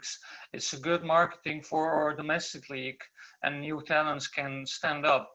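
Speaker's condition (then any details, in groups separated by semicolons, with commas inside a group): No condition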